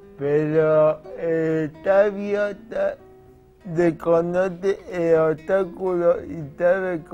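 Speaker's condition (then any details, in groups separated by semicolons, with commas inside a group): Cerebral palsy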